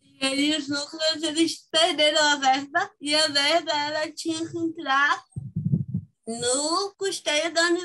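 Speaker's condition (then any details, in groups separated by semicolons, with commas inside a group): Cerebral palsy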